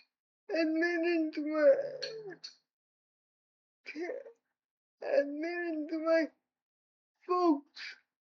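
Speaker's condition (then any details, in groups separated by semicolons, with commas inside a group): Cerebral palsy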